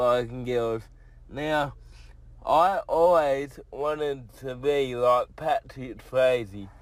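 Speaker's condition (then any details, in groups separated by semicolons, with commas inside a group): Cerebral palsy; from birth, tight muscles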